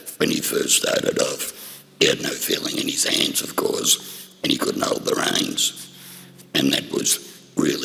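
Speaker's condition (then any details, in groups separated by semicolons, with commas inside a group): Laryngectomy for throat cancer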